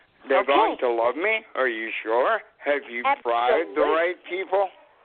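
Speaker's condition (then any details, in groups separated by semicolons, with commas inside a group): Cerebral palsy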